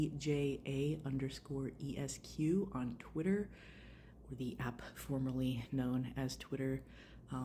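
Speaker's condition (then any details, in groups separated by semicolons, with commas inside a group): No condition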